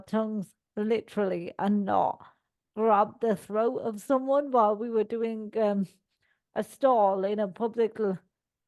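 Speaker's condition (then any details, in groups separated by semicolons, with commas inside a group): Cerebral palsy; all four limbs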